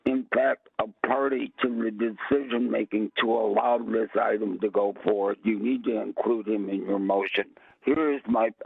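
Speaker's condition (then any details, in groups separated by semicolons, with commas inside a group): Vocal cord cancer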